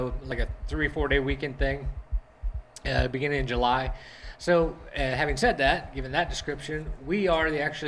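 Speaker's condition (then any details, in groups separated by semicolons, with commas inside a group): No condition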